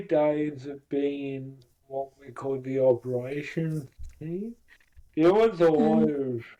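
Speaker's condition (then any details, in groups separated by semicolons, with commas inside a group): Cerebral palsy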